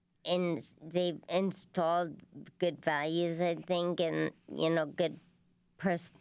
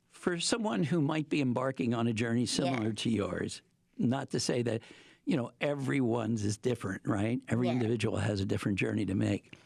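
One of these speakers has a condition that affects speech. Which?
The first: traumatic brain injury; car accident, affects voice and movement; 3.5 years since injury, cane, occupational and physical therapy; voice changed, much improved, formerly speech therapy.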